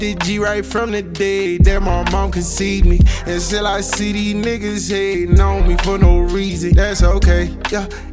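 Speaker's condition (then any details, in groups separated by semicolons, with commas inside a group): No condition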